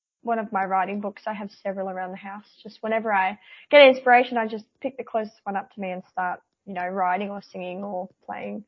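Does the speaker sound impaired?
Yes: cleft palate; congenital cleft palate, no palate roof at birth, repair surgeries at 18 months, palate later stretched; palate not closing correctly before revision, now projects with ease, more singing control.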